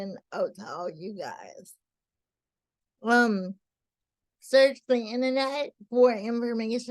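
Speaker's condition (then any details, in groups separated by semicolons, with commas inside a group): Cerebral palsy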